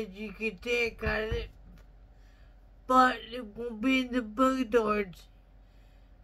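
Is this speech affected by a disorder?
Yes: traumatic brain injury.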